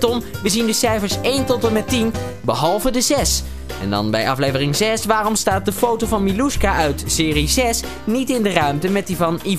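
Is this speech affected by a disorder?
No.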